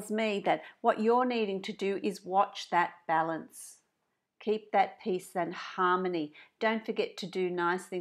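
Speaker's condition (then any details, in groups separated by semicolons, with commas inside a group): No condition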